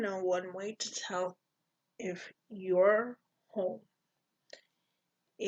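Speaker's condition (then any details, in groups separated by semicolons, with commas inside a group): Cerebral palsy; poor balance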